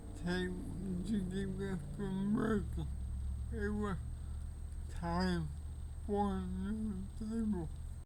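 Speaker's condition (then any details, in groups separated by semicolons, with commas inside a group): Cerebral palsy; history of pneumonia; poor meal posture affects swallowing, sitting straighter helps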